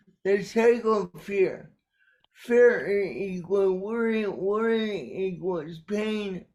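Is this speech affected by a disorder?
Yes: cerebral palsy; caused by brainstem aneurysm.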